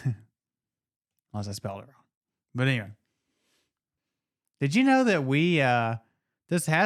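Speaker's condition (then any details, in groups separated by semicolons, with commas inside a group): No condition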